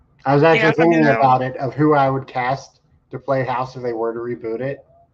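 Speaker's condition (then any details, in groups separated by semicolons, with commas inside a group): No condition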